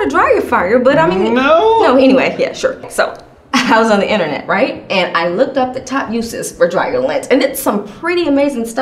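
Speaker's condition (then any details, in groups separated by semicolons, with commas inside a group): No condition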